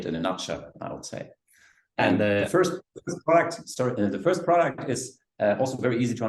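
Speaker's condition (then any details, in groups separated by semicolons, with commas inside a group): No condition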